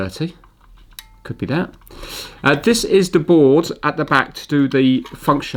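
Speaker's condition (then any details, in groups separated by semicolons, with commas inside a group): No condition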